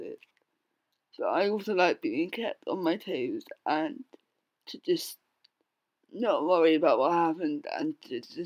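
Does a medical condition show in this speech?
Yes: cerebral palsy.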